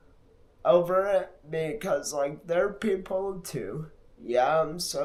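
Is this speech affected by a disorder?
Yes: multiple sclerosis.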